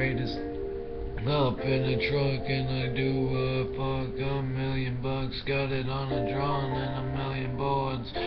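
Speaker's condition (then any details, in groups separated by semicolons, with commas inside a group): Brain injury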